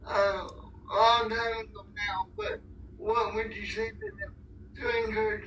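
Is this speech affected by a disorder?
Yes: cerebral palsy; physically challenged.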